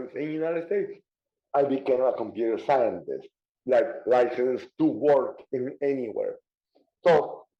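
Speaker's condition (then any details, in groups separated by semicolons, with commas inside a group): Cerebral palsy; diagnosed in childhood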